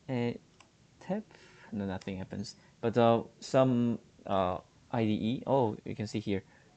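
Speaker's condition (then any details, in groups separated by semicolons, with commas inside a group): No condition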